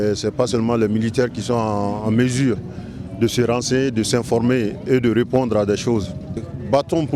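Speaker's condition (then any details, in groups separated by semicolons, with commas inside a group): No condition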